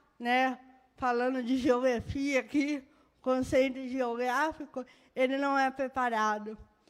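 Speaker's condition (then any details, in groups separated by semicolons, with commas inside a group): Cerebral palsy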